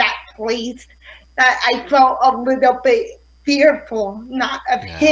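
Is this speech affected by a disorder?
Yes: cerebral palsy; affects fine motor skills.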